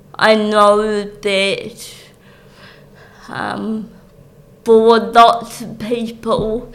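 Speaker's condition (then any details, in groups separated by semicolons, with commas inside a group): Cerebral palsy; speech obviously affected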